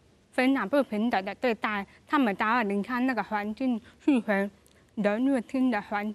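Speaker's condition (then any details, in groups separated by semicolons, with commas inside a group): Hearing impairment; hearing impaired from childhood, hearing aids, mother's training in speech and lip-reading, deaf school one year; recent surgery for cochlear implant; oral speaker, learned speech and lip-reading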